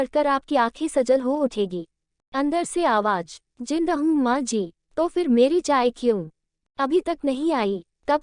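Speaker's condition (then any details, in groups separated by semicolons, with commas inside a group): No condition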